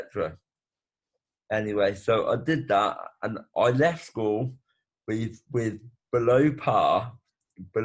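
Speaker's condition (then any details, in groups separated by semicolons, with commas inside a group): Brain bleed with facial paralysis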